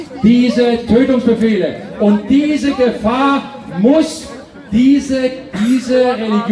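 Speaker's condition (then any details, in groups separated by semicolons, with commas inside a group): No condition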